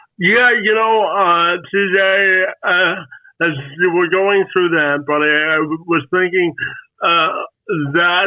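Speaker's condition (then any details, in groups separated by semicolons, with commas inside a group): Spastic quadriplegic cerebral palsy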